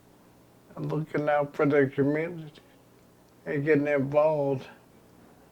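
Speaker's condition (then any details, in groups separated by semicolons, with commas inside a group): ALS; progressive terminal illness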